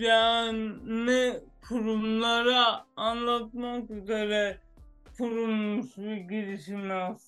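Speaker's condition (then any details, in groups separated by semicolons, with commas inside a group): Cerebral palsy; some body parts act involuntarily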